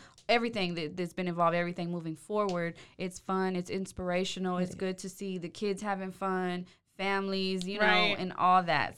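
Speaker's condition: No condition

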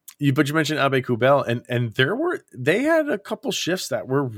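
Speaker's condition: No condition

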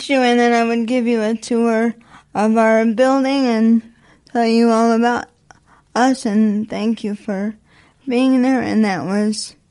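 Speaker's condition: Spastic quadriplegic cerebral palsy, severe; born 3 months premature

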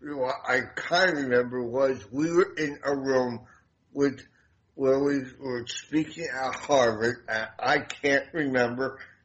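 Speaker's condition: Damaged voice box; self-conscious about voice

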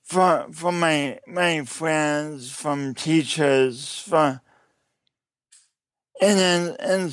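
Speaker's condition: Cerebral palsy; substantial coordination difficulties since childhood

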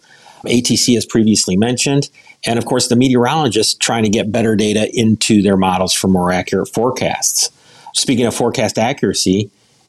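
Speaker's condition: No condition

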